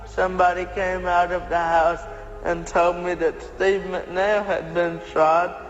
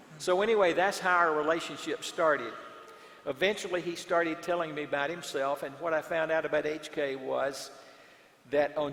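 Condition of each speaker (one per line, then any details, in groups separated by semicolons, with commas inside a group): Cerebral palsy; cerebral palsy from neonatal stroke, right-side paralysis
No condition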